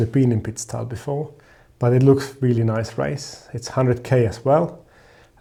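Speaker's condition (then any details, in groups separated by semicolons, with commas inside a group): No condition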